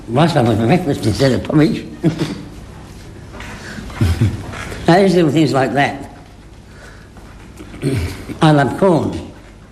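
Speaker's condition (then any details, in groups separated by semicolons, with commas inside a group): Parkinson's disease; young onset, diagnosed at age 30, no cure, on treatments, not well enough to live alone, nursing home 15 years; movement challenges, shaking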